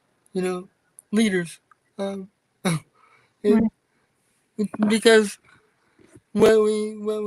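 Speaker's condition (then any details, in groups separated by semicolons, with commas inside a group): Cerebral palsy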